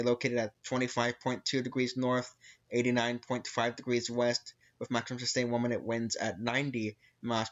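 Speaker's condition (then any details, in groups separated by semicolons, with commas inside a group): No condition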